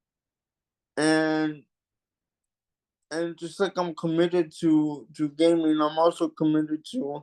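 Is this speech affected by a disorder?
Yes: cerebral palsy; mild.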